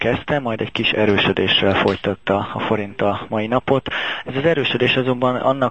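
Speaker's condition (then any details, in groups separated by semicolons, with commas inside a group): No condition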